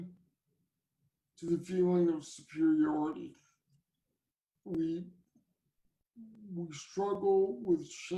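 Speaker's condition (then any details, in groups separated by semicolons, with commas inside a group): Cerebral palsy; from birth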